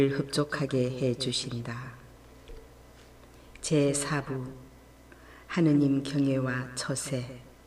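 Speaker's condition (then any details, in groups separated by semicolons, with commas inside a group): No condition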